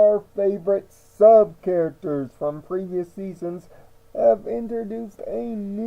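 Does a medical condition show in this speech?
Yes: cerebral palsy.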